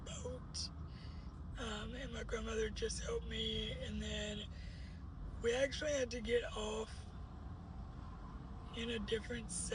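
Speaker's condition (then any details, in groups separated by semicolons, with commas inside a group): Cerebral palsy; uses a wheelchair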